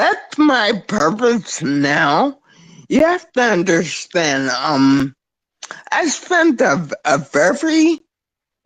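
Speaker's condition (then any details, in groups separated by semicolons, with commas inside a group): Spinocerebellar ataxia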